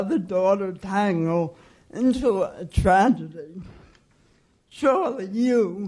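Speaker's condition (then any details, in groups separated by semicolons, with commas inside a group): Cerebral palsy; from birth, shaky hand, abnormal walk; disability accent, usually comprehensible, occasionally less, halting voice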